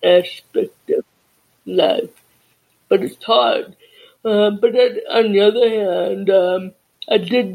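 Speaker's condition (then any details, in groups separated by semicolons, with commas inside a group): Deafness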